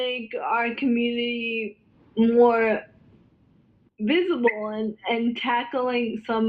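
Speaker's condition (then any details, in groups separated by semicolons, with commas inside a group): Cerebral palsy; spastic quadriplegia, all four limbs, oxygen loss at birth; stiffness worse with weather changes, needs bathroom assistance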